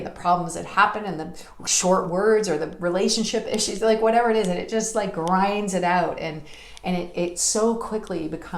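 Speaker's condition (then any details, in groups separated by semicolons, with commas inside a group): No condition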